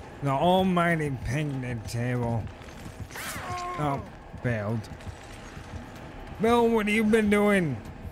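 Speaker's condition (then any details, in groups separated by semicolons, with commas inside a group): ALS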